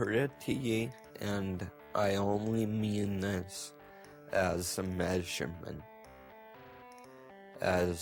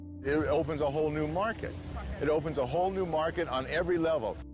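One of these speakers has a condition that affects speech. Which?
The first: multiple sclerosis; after smoking marijuana.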